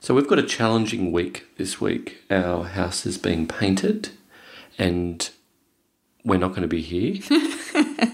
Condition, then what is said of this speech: None; typical speech.